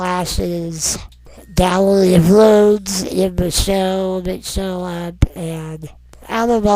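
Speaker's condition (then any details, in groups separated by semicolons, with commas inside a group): Non-progressive muscular dystrophy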